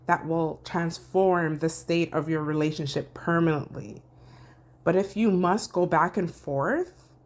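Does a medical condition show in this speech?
No.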